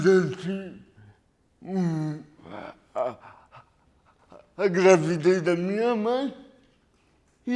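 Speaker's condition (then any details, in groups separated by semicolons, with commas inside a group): Cerebral palsy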